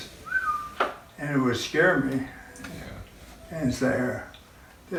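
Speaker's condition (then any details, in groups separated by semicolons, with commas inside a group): Multiple sclerosis; relapsing-remitting early, leg numbness at onset; progressive over years, walks but tires easily, poor balance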